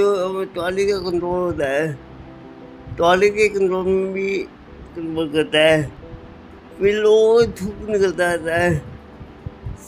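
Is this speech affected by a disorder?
Yes: cerebral palsy.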